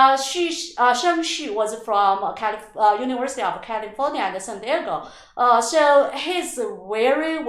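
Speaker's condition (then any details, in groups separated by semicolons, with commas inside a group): No condition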